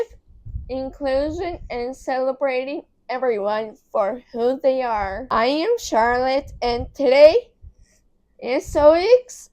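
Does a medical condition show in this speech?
Yes: cerebral palsy; affects muscles.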